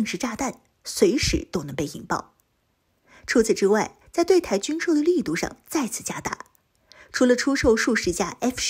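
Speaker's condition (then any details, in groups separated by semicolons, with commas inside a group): No condition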